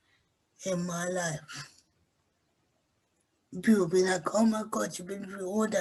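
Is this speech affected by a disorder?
Yes: cerebral palsy.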